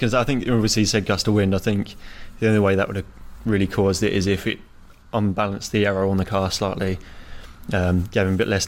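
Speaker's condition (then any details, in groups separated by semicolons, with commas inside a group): No condition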